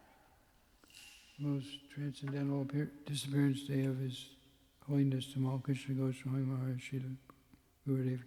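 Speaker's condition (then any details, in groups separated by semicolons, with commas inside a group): Parkinson's; tremor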